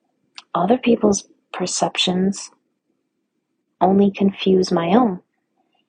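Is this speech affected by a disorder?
No.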